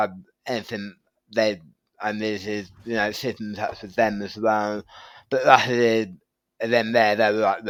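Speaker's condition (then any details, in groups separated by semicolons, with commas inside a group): Tongue cancer surgery; temporary tracheostomy for breathing with post-surgical swelling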